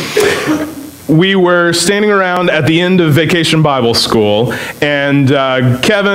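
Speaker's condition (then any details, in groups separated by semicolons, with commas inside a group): No condition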